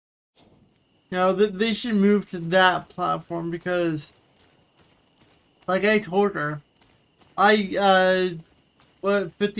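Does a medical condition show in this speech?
Yes: cerebral palsy; wheelchair user.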